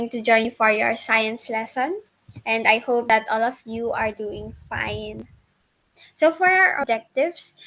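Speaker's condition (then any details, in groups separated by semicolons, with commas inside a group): No condition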